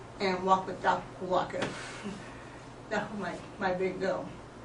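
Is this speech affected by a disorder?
Yes: multiple sclerosis; balance problems; tried different medications, changes in mental clarity.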